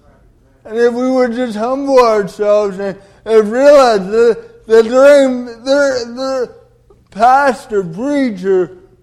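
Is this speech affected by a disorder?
Yes: cerebral palsy; delayed development.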